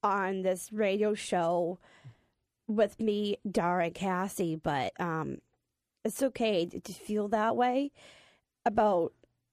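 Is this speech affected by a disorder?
Yes: Down syndrome.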